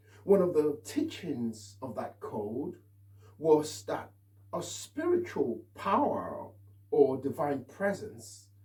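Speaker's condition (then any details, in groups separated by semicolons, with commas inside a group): No condition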